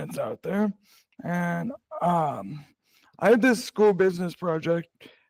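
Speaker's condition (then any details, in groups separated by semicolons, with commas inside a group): Cerebral palsy; present from birth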